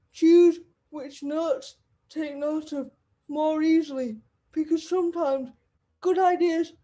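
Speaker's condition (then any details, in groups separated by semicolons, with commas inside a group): Cerebral palsy; wheelchair user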